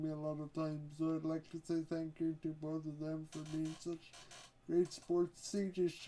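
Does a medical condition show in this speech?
Yes: quadriplegic cerebral palsy.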